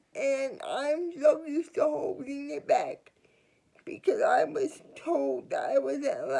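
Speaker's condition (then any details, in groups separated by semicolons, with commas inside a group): Cerebral palsy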